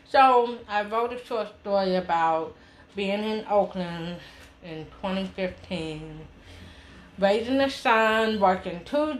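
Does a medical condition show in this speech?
Yes: hearing loss; signs less fluently.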